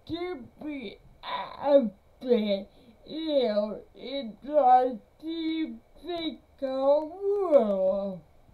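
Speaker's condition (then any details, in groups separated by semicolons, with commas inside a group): Cerebral palsy; since birth, difficult birth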